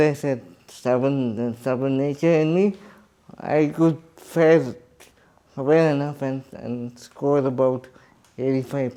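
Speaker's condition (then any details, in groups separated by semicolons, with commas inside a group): Cerebral palsy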